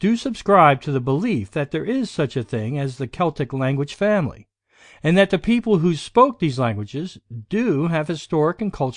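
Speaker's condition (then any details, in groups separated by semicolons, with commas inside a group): No condition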